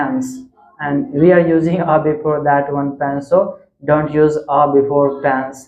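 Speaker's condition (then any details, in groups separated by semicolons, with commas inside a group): No condition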